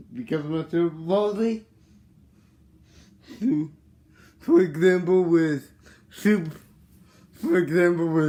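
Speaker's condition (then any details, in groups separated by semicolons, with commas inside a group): Cerebral palsy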